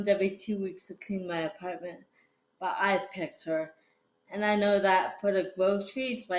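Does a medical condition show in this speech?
Yes: cerebral palsy; fall risk.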